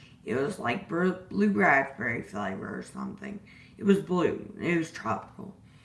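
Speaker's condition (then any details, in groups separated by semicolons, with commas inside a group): Disability causing slurred speech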